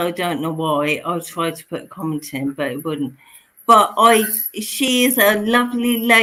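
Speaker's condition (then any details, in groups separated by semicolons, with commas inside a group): Motor neurone disease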